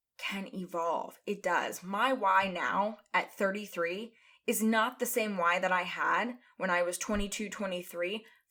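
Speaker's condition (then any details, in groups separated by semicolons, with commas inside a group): No condition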